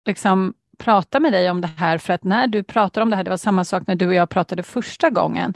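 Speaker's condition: No condition

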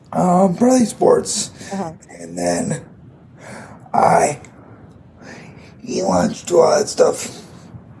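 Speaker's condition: Cerebral palsy; condition audible in voice

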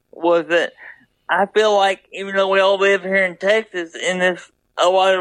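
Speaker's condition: Double hemiplegia cerebral palsy

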